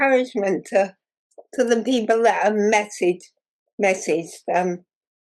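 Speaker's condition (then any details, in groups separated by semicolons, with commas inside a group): Muscular dystrophy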